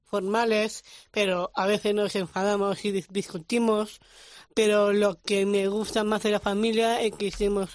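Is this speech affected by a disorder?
Yes: Down syndrome; from birth, extra chromosome 21, age 19.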